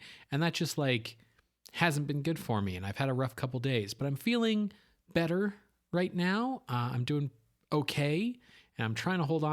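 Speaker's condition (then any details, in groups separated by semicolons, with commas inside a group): No condition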